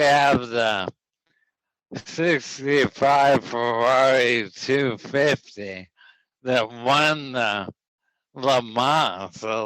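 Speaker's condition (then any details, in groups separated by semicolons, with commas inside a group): ALS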